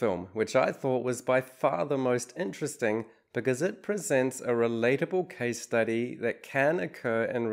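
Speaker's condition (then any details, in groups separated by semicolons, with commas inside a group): No condition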